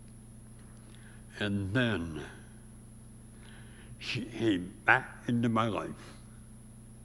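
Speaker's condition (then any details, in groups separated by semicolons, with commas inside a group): Severe speech impediment; about age 84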